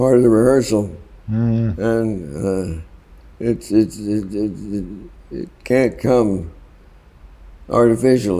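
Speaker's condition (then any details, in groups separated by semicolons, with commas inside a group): Parkinson's; worsening, often debilitating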